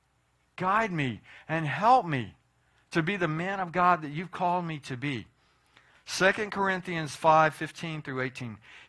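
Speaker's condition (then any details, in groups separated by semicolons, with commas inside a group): No condition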